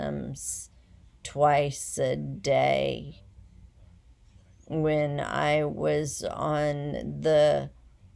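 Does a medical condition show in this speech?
Yes: essential tremor.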